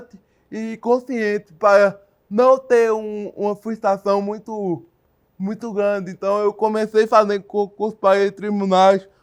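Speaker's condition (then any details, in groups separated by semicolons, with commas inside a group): Cerebral palsy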